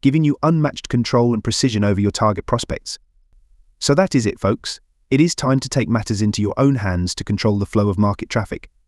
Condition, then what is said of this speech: None; typical speech.